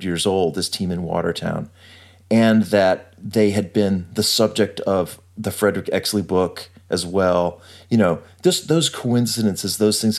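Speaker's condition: No condition

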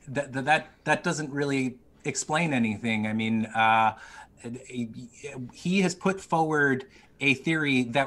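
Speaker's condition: Stuttering; described as a personal characteristic, occurs sometimes; viewer noted stuttering and stammering during debate; especially when heated; repeated sounds

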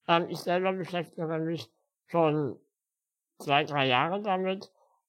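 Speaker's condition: Spinal muscular atrophy; spinal muscular atrophy since birth, uses wheelchair

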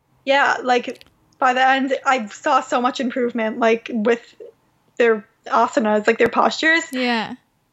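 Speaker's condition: No condition

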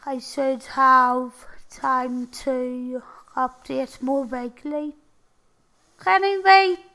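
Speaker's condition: Tracheostomy and ventilator dependent

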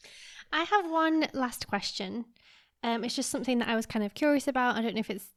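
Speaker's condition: No condition

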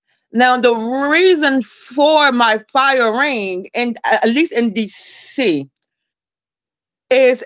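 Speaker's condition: Stuttering; prolonged sounds

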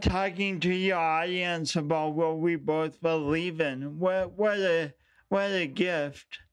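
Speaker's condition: Speech impediment; affects voice, impediment noticeable on first meeting but words formed, intelligible

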